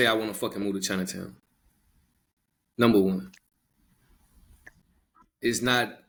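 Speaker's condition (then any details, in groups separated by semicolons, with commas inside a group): No condition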